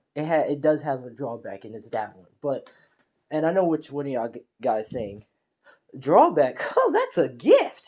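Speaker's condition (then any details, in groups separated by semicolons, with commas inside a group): No condition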